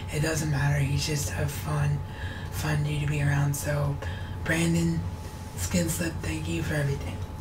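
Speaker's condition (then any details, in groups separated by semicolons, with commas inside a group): Cerebral palsy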